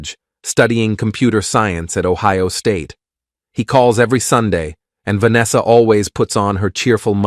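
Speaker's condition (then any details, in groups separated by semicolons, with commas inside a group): No condition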